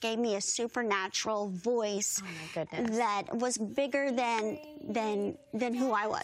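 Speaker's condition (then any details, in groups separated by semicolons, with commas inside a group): Bilateral cleft lip and palate, severe; speech hard to understand in childhood, needed interpreters, singing voice strong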